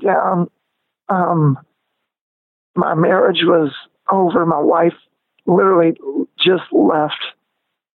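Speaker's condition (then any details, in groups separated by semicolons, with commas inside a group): Spasmodic dysphonia; voice lost power, progressively weaker, lost vocal control, range shrank high and low, lost singing ability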